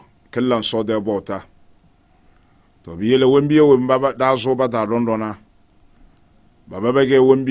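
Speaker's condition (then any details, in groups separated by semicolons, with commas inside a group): No condition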